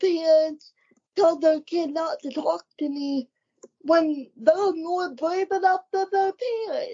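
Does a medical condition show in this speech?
Yes: cerebral palsy; wheelchair user.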